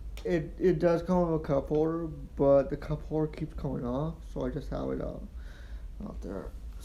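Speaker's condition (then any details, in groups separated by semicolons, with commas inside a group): Quadriplegic cerebral palsy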